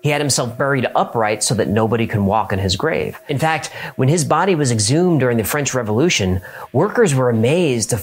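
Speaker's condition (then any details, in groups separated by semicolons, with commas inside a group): No condition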